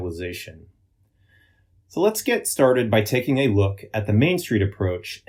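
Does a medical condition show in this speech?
No.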